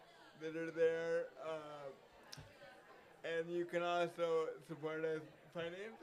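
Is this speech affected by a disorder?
Yes: cerebral palsy.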